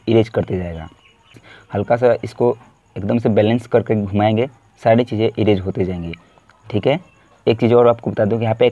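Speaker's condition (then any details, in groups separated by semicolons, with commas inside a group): No condition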